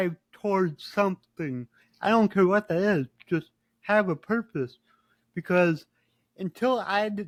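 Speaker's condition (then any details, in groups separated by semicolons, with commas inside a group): Cerebral palsy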